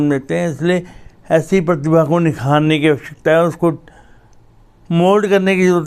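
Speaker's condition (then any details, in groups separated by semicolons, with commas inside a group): Cerebral palsy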